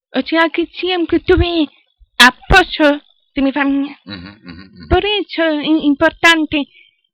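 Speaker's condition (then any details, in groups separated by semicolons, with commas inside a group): Deafness; cochlear implant at age 11 by own choice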